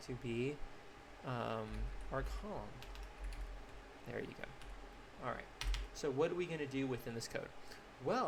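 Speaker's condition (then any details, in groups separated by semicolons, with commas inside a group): No condition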